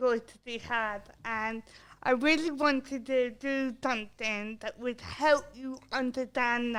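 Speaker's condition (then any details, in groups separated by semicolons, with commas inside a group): Cerebral palsy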